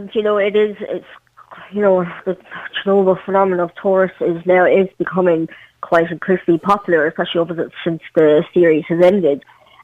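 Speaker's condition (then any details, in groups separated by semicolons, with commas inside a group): Cleft palate; congenital, parental Chernobyl radiation, premature birth, over 20 surgeries, webbed legs, amputation, prosthetic limb since 12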